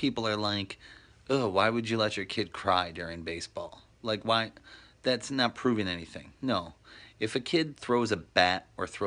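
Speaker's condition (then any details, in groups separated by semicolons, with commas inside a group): No condition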